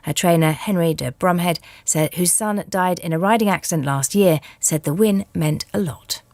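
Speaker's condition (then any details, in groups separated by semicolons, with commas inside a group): No condition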